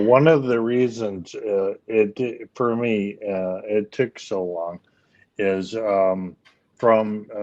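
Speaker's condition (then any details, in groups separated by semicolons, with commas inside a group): ALS; speech issues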